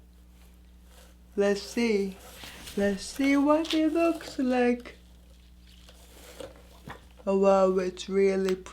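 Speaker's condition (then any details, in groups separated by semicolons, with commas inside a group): Anoxic brain injury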